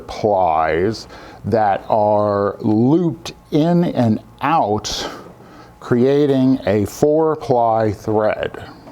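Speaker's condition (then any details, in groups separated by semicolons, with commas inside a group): No condition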